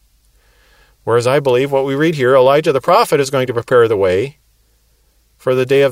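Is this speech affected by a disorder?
No.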